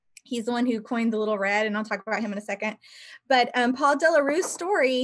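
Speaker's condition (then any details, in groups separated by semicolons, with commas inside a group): No condition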